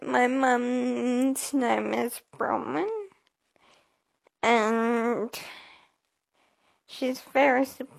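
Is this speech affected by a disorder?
Yes: motor neuron disease (ALS); childhood onset, collapsing before diagnosis, diagnosed at Royal Children's Hospital, progressive; about 5 years since diagnosis, wheelchair user, needs help transferring, constant pain, nausea, no treatment or medication.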